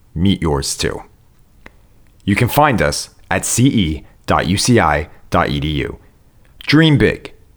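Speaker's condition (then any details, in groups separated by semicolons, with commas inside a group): No condition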